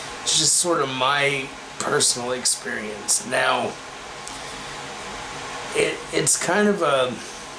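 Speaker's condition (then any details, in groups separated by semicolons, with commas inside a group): Cerebral palsy; takes medication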